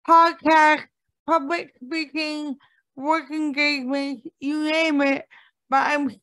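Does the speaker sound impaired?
Yes: cerebral palsy; since birth, diagnosed at age 2, arthritis since age 30, becoming less ambulatory, cannot stand long even assisted; speech mocked for years for how it sounds, speaks on podcasts, avoids speaking in TikTok videos.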